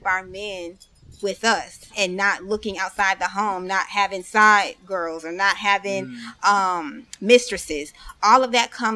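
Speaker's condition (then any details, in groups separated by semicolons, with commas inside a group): No condition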